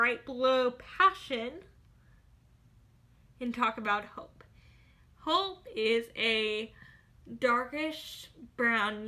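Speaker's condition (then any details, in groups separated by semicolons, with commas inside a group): Cerebral palsy, spastic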